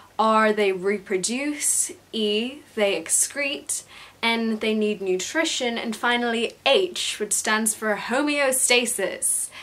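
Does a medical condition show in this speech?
No.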